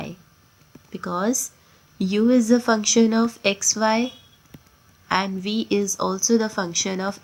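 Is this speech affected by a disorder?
No.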